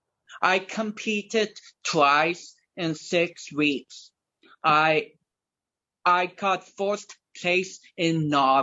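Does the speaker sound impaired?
Yes: cerebral palsy; cause: slightly wrapped around neck, affects balance, speech, coordination, childhood walker, wheelchair, crutches, leg braces, helmet, frequent falls.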